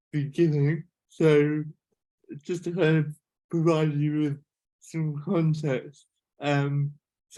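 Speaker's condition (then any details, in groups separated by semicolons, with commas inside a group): Cerebral palsy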